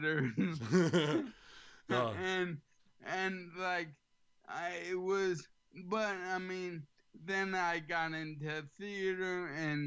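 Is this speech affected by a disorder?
Yes: ALS; slightly slurred, has to slow down.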